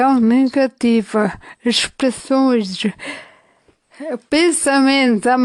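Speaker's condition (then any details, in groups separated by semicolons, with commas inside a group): Ataxia after brain injury; acquired, brain injury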